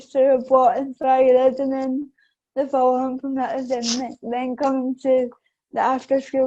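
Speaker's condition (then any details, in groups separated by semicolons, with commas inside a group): Cerebral palsy; affects balance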